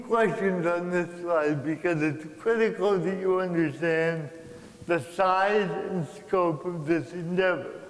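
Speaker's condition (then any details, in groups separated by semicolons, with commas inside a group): Cerebral palsy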